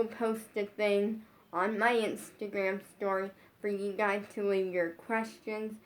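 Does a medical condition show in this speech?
Yes: brain injury.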